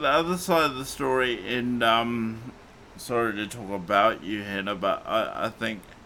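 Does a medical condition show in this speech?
Yes: cerebral palsy; surgery at about age five due to cerebral palsy, morphine not allowed after it.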